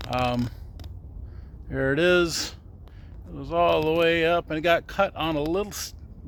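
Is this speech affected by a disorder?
No.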